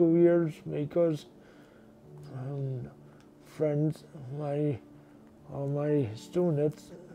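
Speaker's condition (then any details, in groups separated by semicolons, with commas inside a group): Traumatic brain injury; hit by car as child, resuscitated; now able to walk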